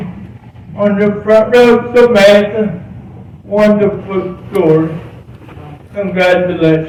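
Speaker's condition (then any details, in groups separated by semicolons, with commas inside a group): Cerebral palsy; present from birth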